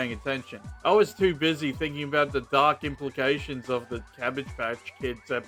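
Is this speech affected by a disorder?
No.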